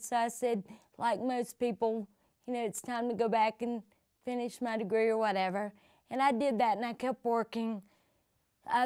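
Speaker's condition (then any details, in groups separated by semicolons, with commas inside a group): Cerebral palsy; from birth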